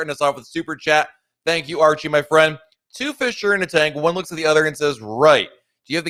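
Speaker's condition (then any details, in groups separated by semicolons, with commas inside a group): No condition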